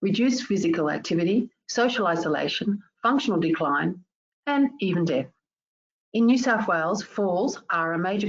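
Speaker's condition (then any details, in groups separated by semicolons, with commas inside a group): No condition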